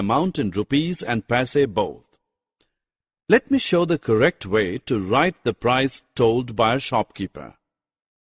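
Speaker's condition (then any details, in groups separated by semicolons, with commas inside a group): No condition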